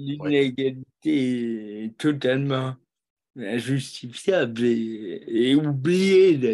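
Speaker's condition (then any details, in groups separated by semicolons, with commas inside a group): Cerebral palsy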